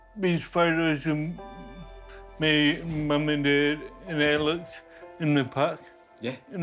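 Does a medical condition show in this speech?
Yes: cerebral palsy, mild; mainly affects speech, slight speech impediment.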